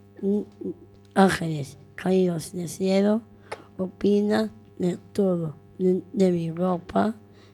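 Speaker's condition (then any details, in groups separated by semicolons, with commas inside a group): Down syndrome; present from birth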